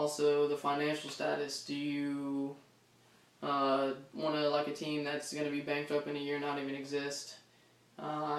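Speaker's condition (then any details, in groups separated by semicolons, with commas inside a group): No condition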